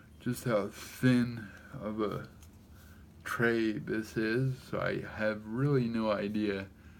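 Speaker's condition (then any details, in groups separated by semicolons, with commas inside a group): Cerebral palsy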